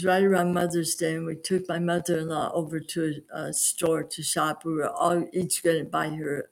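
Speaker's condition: Aphasia; voice affected, worse when overly tired, former radio voice lost, host says sounds fine

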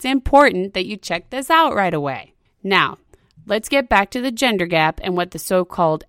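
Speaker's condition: No condition

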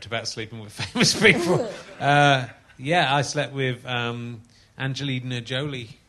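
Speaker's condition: No condition

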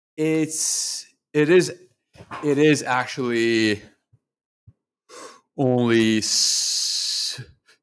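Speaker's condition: Stuttering; since birth, neurological basis, speech therapists in Lebanon from childhood to teens, breathing technique learned in UK; still stutters, controls stutter with learned breathing technique, less severe than before; initial sound repetitions, whole-word and phrase repetitions, affects only speaking, not reading or writing, formerly much worse; repeated sounds, prolonged sounds

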